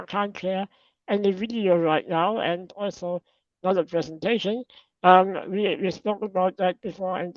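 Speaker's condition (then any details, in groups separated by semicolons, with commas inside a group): Spinal muscular atrophy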